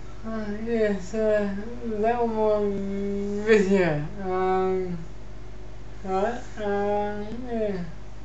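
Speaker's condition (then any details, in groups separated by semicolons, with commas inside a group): Cerebral palsy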